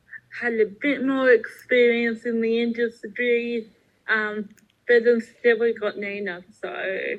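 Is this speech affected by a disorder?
Yes: cerebral palsy.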